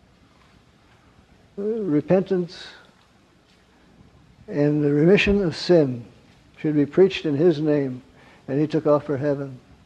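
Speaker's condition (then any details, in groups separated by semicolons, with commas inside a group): Parkinson's; wakes at night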